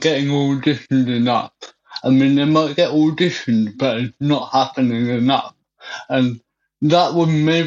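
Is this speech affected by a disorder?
Yes: cerebral palsy; wheelchair.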